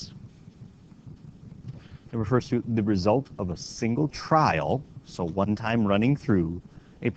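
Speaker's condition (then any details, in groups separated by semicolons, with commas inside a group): No condition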